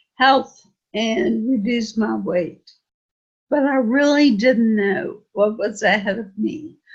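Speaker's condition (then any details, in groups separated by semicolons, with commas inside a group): Friedreich's ataxia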